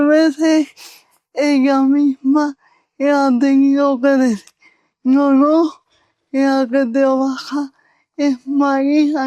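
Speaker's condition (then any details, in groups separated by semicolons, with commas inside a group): Cerebral palsy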